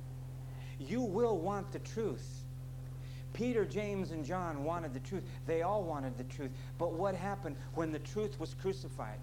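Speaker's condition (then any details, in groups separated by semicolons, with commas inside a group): No condition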